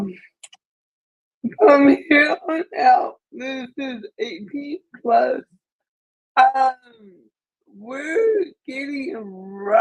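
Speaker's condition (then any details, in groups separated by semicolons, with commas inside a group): Cerebral palsy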